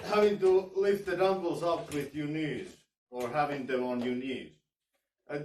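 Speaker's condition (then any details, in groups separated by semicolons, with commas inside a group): No condition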